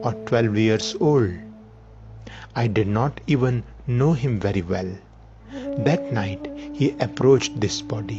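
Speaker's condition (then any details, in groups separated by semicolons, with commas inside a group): No condition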